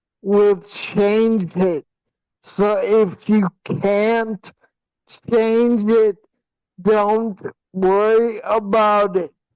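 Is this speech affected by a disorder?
Yes: hydrocephalus with shunt failure.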